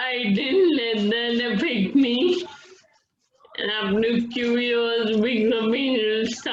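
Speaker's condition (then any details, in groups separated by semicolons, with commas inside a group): Friedreich's ataxia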